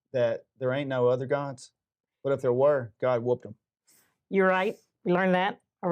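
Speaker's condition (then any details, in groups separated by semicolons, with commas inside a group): No condition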